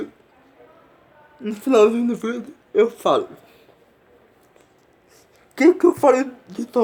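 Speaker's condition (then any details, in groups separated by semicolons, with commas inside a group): Cerebral palsy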